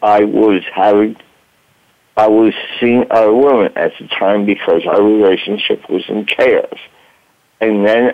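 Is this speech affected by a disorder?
Yes: voice box damage from tracheostomy; lasting physical voice challenge from damaged voice box.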